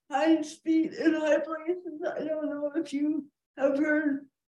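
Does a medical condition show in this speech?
Yes: cerebral palsy, quadriplegia; born 2.6 pounds at University of Michigan Hospital Ann Arbor, cannot use arms, legs; speech recognition since 1994, throat dries while talking, drinks and breaks clear throat, nurse helps; self-described clear voice, dry throat during talk, hosts want to understand better.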